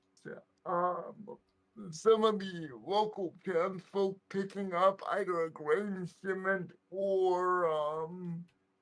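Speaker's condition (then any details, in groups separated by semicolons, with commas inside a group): Cerebral palsy; right side weaker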